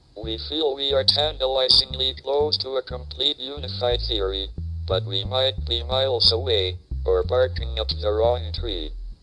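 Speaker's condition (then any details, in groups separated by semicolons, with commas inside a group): ALS, speech-generating device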